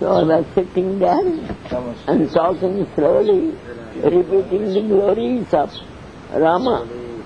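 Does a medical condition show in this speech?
Yes: deafness; cannot hear audience questions.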